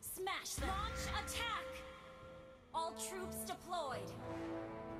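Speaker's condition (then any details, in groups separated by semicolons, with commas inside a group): No condition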